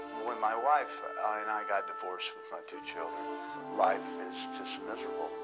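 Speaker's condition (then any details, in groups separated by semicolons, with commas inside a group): No condition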